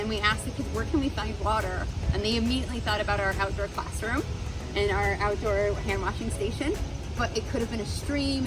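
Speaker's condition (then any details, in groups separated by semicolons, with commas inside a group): No condition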